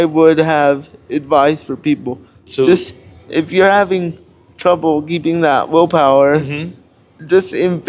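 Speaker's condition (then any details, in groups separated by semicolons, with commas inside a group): Cerebral palsy; cannot walk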